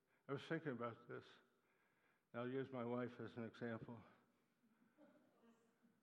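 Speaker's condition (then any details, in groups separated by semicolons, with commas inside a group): Parkinson's disease; Parkinson's attacks muscles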